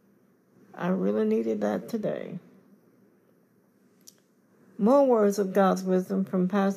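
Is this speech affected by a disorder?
Yes: cerebral palsy; cerebral palsy diagnosed at birth, confined to wheelchair, scoliosis, osteoporosis.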